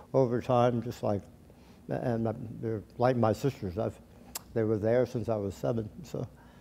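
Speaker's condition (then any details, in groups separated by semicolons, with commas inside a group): Tongue cancer surgery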